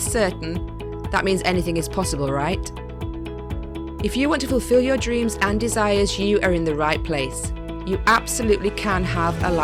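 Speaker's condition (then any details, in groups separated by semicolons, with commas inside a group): No condition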